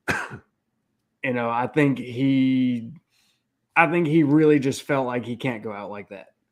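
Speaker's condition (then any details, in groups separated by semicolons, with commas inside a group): No condition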